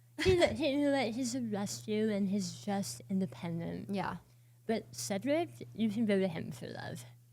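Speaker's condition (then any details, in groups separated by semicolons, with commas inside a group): Oral cancer, partial glossectomy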